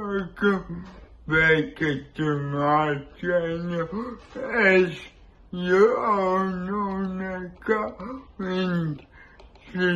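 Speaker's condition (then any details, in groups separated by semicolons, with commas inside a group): Cerebral palsy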